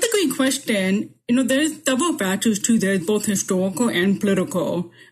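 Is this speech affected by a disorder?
Yes: profound deafness; 98% hearing loss, grew up with hearing aids, cochlear implant candidate; uses hearing aids, lip reads, closed captioning on screen during this virtual talk; speaks well per others, about 10 years of speech therapy, makes sense of auditory cues.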